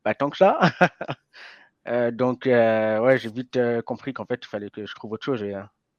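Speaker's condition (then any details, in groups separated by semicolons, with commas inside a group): Hearing impairment from birth, congenital; learned to speak at age 4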